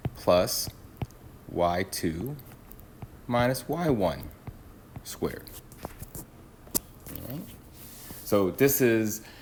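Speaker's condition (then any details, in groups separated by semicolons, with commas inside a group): No condition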